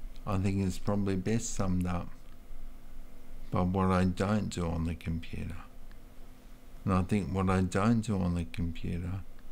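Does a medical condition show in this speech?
Yes: multiple sclerosis.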